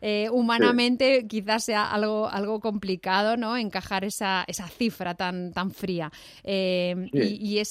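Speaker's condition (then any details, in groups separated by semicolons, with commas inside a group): No condition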